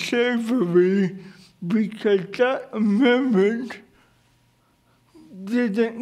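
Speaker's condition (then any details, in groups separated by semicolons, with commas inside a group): Cerebral palsy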